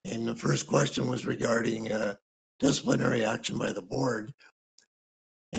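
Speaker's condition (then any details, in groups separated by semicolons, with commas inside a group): Thyroid cancer surgery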